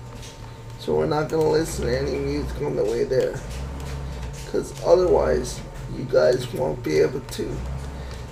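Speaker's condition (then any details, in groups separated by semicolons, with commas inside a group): Cerebral palsy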